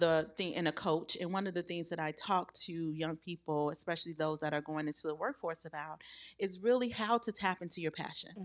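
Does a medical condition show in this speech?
No.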